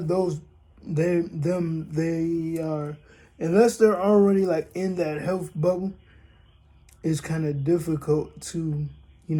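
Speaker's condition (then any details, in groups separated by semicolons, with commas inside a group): Cerebral palsy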